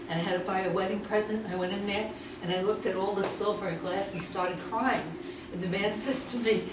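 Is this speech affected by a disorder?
No.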